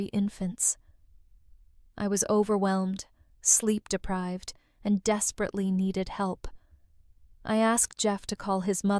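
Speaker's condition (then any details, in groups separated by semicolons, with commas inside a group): No condition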